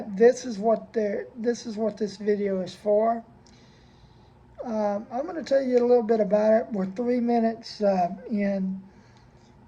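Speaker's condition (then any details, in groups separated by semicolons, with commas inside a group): Cerebral palsy; spasticity, muscle stiffness, baclofen pump; baclofen pump eases stiffness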